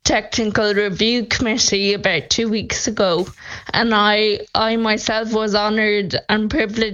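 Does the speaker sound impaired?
Yes: Friedreich's ataxia; speech deteriorating, voice banking on software for couple of hours, offered synthetic voices, expects voice loss.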